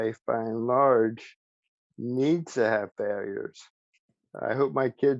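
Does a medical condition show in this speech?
Yes: ALS; speech still preserved.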